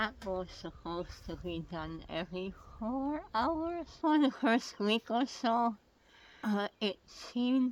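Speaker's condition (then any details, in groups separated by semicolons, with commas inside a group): Oral cancer; tracheostomy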